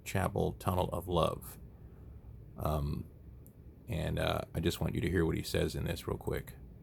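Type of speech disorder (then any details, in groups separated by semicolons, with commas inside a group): None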